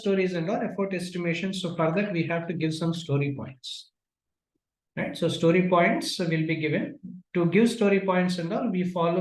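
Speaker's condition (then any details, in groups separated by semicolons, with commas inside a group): No condition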